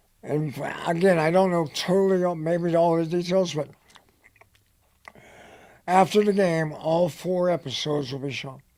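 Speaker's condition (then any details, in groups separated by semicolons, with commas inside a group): Head and neck cancer; dry throat, dry mouth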